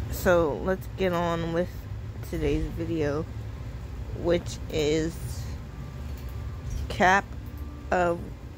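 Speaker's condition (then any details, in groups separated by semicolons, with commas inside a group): Cerebral palsy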